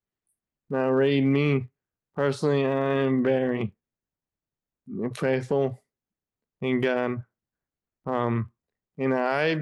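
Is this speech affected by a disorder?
Yes: Friedreich's ataxia; 14 years since diagnosis.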